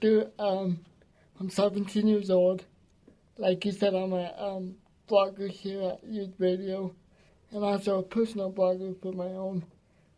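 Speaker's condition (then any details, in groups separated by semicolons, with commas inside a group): Cerebral palsy; strong voice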